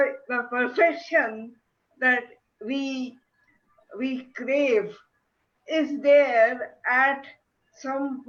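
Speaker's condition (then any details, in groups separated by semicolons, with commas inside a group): Brain damage from encephalitis; speech sometimes unclear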